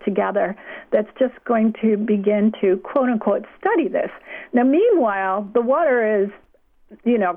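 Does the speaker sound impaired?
No.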